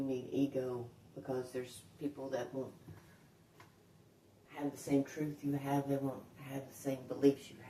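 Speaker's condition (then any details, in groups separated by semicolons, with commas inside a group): No condition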